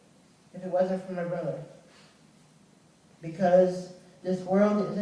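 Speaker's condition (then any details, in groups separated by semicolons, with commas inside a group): Cerebral palsy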